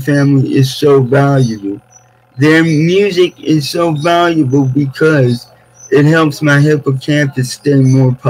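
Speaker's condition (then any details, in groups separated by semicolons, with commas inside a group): Cerebral palsy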